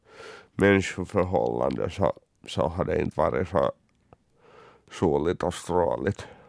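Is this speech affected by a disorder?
Yes: cerebral palsy; congenital, born two months premature at 1.69 kg, underdeveloped lungs, electric wheelchair user, cannot run, childhood habilitation courses at Folkhälsan; uses wheelchair.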